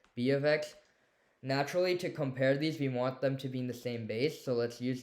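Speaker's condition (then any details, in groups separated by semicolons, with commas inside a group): No condition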